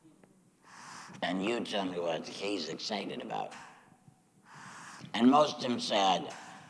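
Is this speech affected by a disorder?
Yes: laryngectomy; chemo and radiation.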